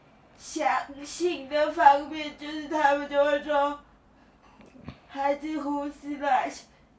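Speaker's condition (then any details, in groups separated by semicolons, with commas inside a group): Cerebral palsy; rest of body not mobile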